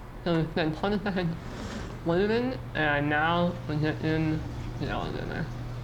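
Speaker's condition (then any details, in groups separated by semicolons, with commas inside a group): Muscular dystrophy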